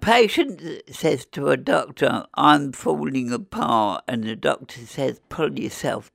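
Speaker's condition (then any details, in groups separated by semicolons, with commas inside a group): Williams syndrome; present since birth, not hereditary, missing genetic material, diagnosed at nearly 50 after Philadelphia conference article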